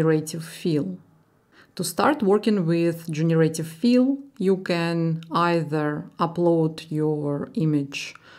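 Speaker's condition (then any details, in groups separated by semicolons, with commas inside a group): No condition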